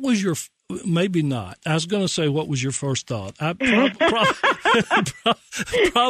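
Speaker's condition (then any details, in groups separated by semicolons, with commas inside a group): No condition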